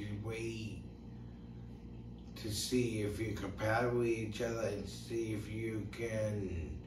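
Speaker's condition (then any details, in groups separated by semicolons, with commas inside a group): Brain injury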